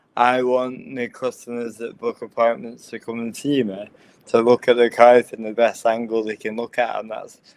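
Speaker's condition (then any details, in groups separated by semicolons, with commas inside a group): Cerebral palsy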